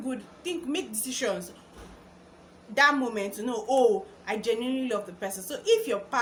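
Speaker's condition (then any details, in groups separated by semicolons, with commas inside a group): No condition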